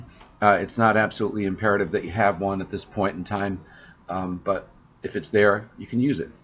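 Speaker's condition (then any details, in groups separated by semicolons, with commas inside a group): No condition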